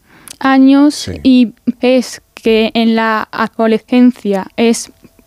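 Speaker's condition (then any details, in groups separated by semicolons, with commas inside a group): Stuttering (disfemia); stuttering since childhood, worse in adolescence, told at age 12 at consultation nothing more could be done; avoided speaking as a child; repeated sounds, prolonged sounds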